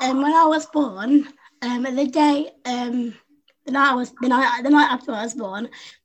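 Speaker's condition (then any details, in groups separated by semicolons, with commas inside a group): Down syndrome; adult woman, 25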